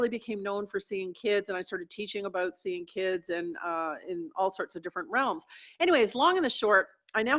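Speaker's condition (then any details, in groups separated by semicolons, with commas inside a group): No condition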